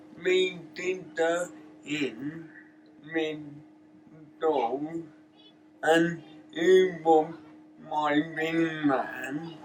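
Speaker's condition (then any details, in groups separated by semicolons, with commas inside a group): Cerebral palsy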